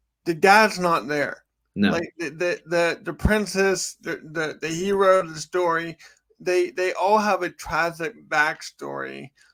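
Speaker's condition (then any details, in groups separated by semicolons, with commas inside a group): Cerebral palsy; from birth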